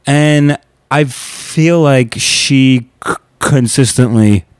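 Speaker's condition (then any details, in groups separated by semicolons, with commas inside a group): Stuttering; past therapy to become more comfortable with stuttering, earlier fear of public speaking from stuttering; stutter-like tension when signing own name, worse under pressure or with people watching; prolonged sounds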